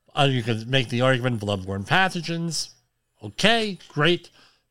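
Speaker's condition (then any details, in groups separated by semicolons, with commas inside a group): Cleft lip and palate; implied much improved now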